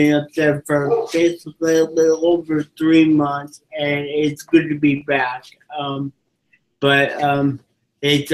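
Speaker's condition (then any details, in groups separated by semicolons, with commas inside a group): Cerebral palsy; from birth, physical disability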